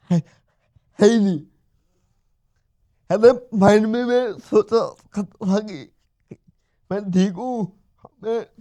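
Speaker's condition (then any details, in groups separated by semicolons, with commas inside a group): Cerebral palsy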